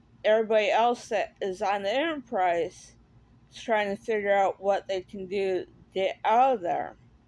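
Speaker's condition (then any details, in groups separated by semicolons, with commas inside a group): Cerebral palsy; speaks differently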